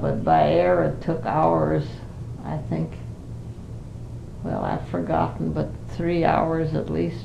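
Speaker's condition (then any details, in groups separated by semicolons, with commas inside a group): Parkinson's disease; Parkinson's for 5 years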